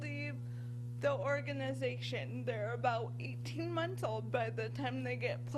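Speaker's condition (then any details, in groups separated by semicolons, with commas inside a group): Cerebral palsy; from birth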